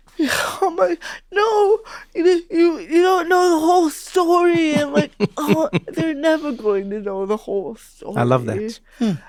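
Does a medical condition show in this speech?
Yes: cerebral palsy; speech sounds unusual.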